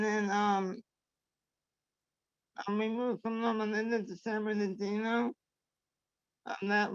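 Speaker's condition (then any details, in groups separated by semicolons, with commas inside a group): Traumatic brain injury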